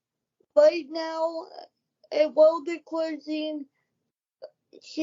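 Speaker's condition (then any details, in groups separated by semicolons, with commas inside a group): Cerebral palsy; wheelchair user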